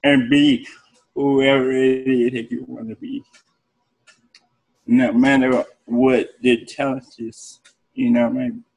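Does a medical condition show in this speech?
Yes: cerebral palsy; present from birth.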